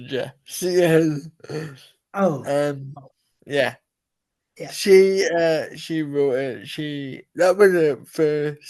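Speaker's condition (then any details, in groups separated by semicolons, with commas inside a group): Cerebral palsy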